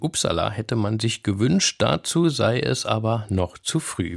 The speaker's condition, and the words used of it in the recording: No condition.